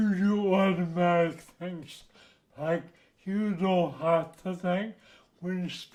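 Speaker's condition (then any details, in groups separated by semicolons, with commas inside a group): Spinocerebellar ataxia type 6, SCA6; speech affected, speech symptoms began early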